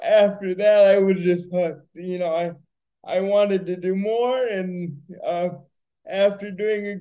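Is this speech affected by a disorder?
Yes: cerebral palsy; wheelchair user.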